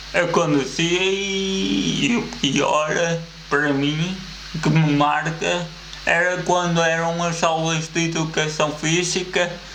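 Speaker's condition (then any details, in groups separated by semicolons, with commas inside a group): Cerebral palsy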